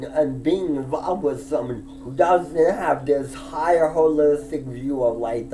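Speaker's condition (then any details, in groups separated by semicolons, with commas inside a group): Disability with speech impediment; affects walking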